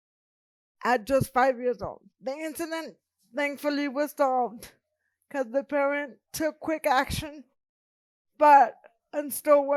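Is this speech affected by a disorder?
Yes: cerebral palsy; present from birth.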